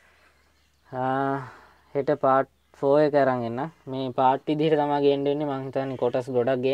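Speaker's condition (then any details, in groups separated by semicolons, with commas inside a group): No condition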